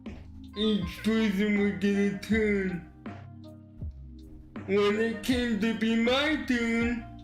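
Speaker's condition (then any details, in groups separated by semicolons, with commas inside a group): Cerebral palsy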